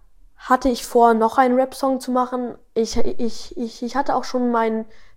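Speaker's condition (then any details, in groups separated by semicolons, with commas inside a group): Stuttering; 12-year-old boy; stutters a lot in this conversation, especially when talking about stuttering; no stuttering when singing, stutters rapping without melody, little in own podcast when in flow, fast rate, better slower; repeated sounds, repeated words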